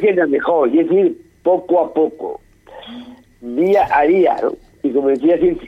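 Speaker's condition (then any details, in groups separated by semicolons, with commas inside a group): Down syndrome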